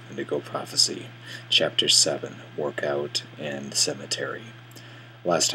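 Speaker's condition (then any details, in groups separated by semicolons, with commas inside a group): No condition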